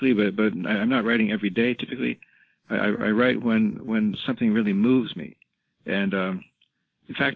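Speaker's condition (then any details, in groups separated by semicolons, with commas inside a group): Parkinson's disease, rigidity-predominant, no tremor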